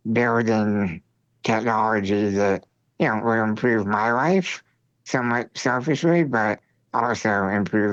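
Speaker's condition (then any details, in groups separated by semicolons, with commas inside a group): Spinal muscular atrophy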